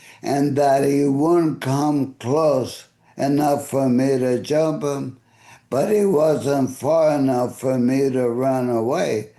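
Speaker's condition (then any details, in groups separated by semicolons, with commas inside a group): ALS; voice affected and fading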